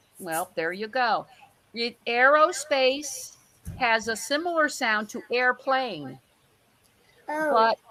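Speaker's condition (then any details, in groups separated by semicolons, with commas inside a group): No condition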